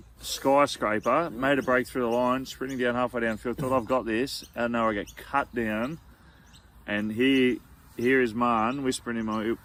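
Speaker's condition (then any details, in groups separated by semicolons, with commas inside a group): No condition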